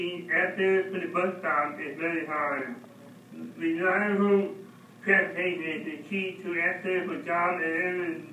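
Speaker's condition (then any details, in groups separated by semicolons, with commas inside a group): Mild cerebral palsy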